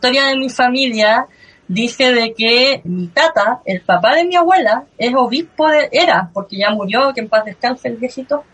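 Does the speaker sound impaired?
Yes: cleft lip and palate; since early childhood.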